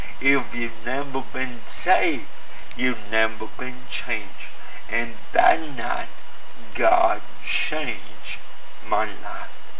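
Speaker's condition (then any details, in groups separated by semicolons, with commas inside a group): Cerebral palsy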